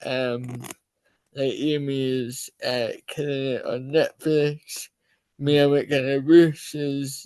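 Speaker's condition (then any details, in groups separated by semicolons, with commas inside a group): Cerebral palsy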